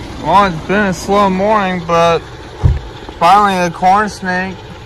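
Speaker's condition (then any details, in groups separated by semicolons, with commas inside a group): No condition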